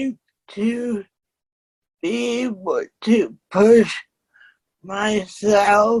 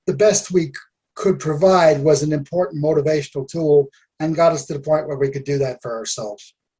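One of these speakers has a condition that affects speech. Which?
The first: cerebral palsy; one hand more affected; slight speech impediment.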